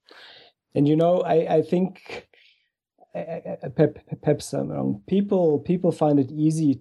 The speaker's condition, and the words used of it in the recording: Stuttering. Thank you, Peter, for letting me finish off with a wonderful stutter there.